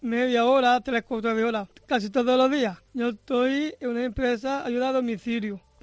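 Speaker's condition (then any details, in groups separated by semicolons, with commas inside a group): Down syndrome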